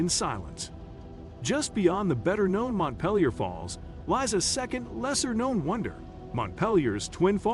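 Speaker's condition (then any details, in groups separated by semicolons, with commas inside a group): No condition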